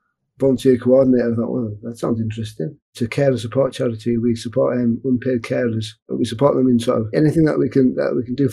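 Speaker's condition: Parkinson's; has attended speech therapy classes

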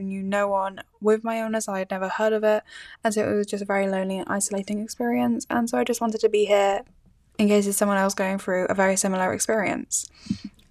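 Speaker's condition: No condition

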